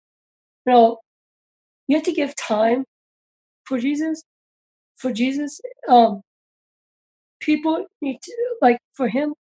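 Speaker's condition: Down syndrome; congenital

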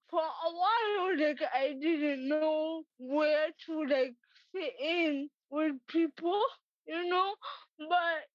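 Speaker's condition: Cerebral palsy; treated at age 8

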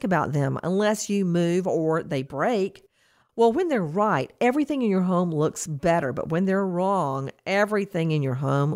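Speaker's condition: No condition

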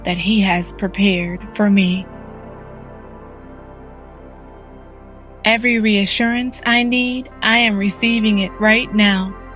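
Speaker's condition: No condition

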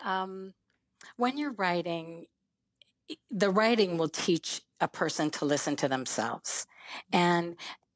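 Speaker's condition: No condition

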